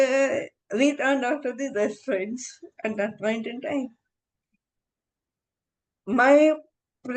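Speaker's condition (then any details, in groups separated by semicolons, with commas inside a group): Encephalitis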